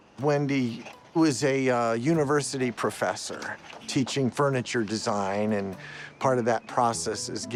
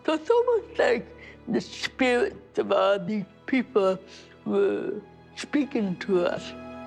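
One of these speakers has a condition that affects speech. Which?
The second: cerebral palsy; speech therapy by age four.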